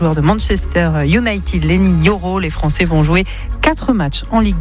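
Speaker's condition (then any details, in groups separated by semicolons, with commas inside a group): No condition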